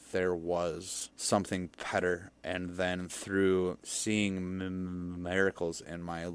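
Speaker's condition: Stutter; stutter since childhood, at least age 8, physically bullied for it; still stutters, public speaking and live energy healing sessions still hard, some days easier; no stutter when drunk from age 13, or high on stimulants after 24 hours awake; prolonged sounds

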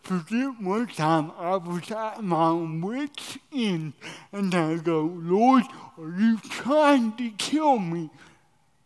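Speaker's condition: Cerebral palsy

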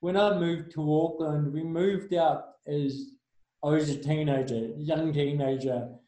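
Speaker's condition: Cerebral palsy; naturally a little shaky

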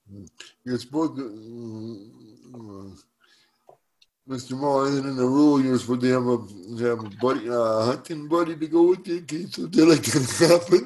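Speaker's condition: Cerebral palsy; uses wheelchair for mobility

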